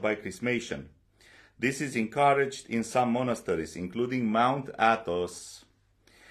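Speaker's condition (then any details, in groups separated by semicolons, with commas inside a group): No condition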